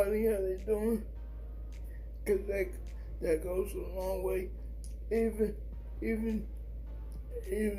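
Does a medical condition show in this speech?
Yes: cerebral palsy.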